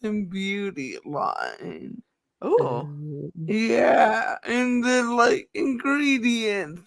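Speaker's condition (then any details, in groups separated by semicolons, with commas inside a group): Cerebral palsy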